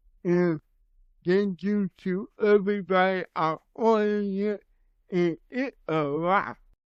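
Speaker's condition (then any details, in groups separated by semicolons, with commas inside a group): Cerebral palsy; from birth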